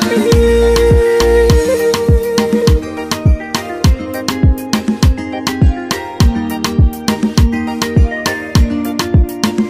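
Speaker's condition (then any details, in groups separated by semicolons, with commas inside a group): No condition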